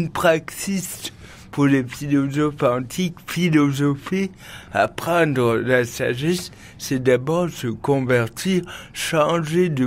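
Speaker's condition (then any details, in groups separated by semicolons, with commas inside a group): Cerebral palsy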